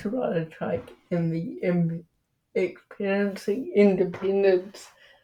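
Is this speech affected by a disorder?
Yes: cerebral palsy.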